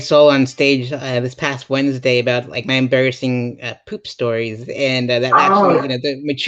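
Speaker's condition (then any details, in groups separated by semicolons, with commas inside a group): No condition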